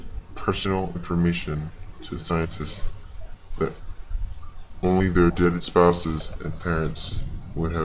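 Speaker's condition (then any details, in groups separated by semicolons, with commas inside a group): No condition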